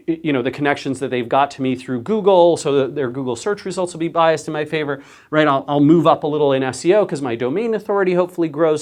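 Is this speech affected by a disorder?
No.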